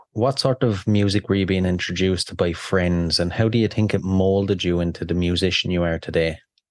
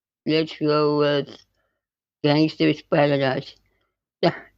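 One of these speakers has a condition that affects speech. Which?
The second: spinal muscular atrophy type 2; type 2, progressive muscle wasting.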